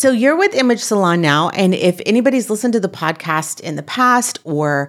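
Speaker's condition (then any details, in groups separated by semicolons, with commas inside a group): No condition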